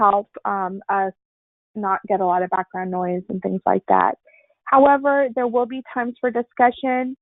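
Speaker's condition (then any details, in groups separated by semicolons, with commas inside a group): No condition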